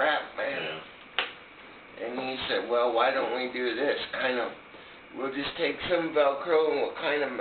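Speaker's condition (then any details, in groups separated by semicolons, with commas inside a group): Cerebral palsy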